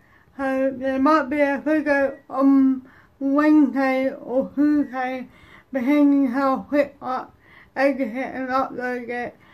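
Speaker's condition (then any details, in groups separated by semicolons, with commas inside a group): Cerebral palsy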